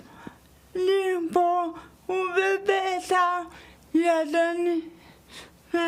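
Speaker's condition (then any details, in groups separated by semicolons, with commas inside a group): Cerebral palsy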